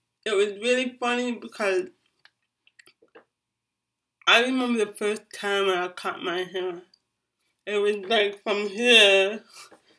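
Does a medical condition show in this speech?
Yes: cerebral palsy.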